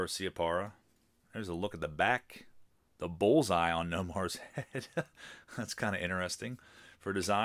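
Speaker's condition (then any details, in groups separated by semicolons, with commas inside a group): No condition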